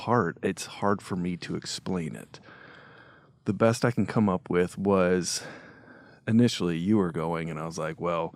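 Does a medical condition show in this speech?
No.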